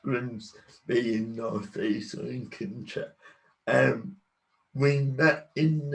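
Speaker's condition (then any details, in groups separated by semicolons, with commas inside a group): Cerebral palsy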